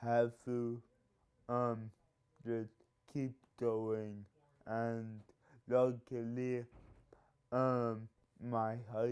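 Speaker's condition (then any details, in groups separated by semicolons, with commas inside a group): Cerebral palsy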